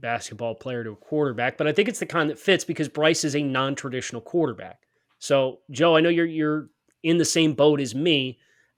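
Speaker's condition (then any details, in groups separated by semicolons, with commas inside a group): No condition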